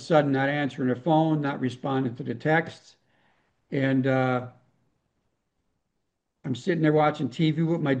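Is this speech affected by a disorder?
No.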